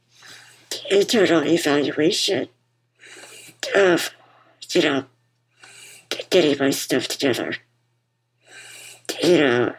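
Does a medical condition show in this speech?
Yes: muscular dystrophy; congenital, diagnosed as toddler, relies on others for daily living, later tracheostomy, 24-hour ventilator, speech lost; wears bipap machine to help breathing; bipap machine audible while speaking.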